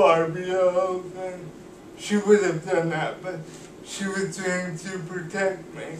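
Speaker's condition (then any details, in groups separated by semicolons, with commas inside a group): Cerebral palsy; cannot walk, uses wheelchair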